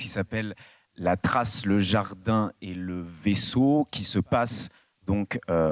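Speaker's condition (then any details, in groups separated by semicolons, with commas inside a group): No condition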